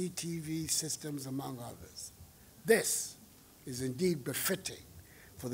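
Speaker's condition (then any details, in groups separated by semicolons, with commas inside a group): No condition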